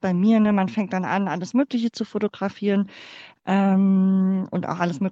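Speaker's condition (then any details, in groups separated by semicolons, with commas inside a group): Cleft palate; congenital, born in former GDR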